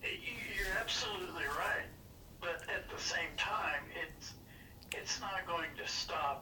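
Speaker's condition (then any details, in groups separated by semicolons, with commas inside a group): Parkinson's disease; switched on and off with mini iPod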